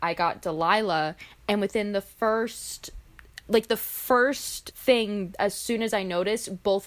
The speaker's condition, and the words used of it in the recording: Stuttering. I like to plan out what we say, just because I'm very self-conscious of my stuttering and I'm very self-conscious about my speaking voice.